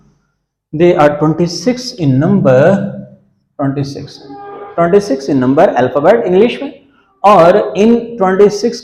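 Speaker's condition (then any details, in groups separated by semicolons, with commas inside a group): No condition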